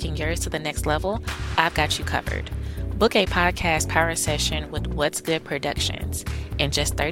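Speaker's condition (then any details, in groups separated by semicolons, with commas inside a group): No condition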